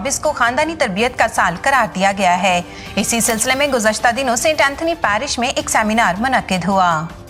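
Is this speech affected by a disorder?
No.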